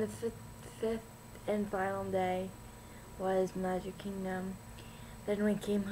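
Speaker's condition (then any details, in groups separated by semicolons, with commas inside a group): Cerebral palsy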